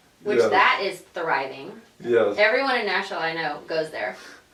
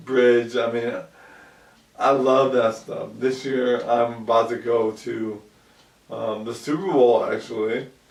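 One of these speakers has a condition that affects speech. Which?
The second: ALS; about 2 years since onset.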